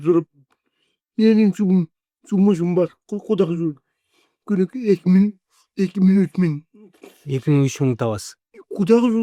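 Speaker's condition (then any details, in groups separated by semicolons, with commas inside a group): Cerebral palsy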